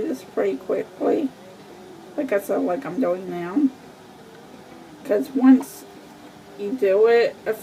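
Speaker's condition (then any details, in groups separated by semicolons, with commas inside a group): Cerebral palsy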